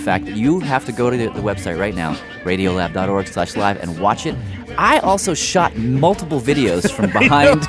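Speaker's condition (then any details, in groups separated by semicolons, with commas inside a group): No condition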